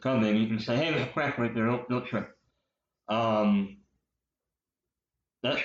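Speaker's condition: Cleft lip and palate; with popliteal pterygium syndrome

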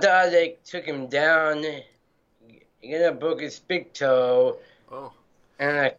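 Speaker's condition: Down syndrome; present since birth

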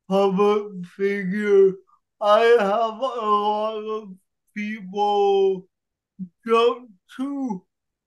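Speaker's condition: Cerebral palsy; lifts weights

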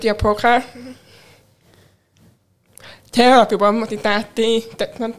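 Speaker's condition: Profound deafness, cochlear implant; learned to listen through implant

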